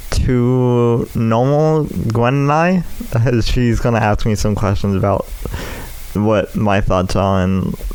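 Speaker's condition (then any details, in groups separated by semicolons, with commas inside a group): Cerebral palsy; diagnosed in infancy; speech impediment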